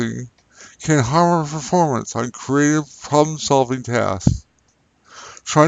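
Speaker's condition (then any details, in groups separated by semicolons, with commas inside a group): Traumatic brain injury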